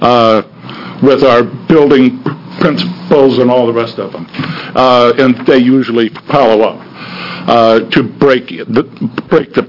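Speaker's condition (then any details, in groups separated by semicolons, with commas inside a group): Stuttering; stutter since childhood, stuttered especially on own first name; stutter evident while testifying; stutter obvious when speaking, chose to speak without write-up to show stutter; prolonged sounds, blocks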